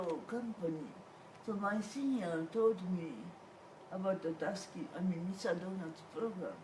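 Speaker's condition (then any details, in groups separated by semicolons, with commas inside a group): Cerebral palsy; whole body affected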